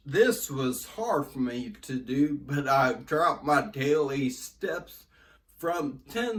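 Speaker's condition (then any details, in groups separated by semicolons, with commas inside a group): Brain injury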